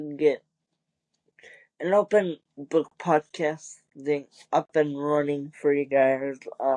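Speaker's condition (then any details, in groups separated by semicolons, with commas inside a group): Cerebral palsy; wheelchair user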